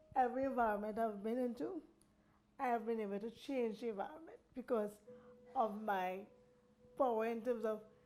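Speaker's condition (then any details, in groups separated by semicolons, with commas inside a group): Cerebral palsy; lifelong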